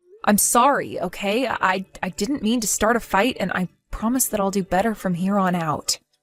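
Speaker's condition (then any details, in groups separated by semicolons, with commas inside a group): No condition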